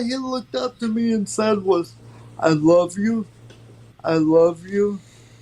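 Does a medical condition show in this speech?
Yes: cerebral palsy; from birth.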